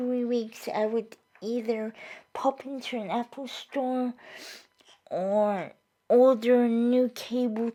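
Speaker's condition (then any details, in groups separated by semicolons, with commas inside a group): Cerebral palsy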